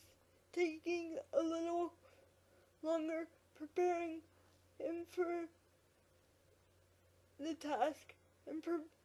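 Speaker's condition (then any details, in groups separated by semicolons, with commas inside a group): Quadriplegic cerebral palsy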